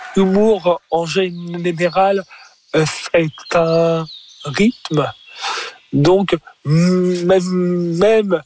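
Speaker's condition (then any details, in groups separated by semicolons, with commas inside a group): Stuttering; described as a speech disorder rather than a handicap; voice left deliberately unedited in recording; stumbles over words while speaking; repeated sounds, prolonged sounds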